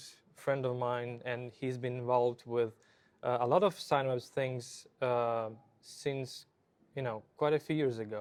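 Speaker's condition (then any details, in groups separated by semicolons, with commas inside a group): No condition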